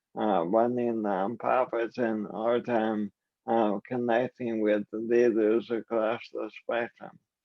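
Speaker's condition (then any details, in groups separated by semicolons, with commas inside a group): ALS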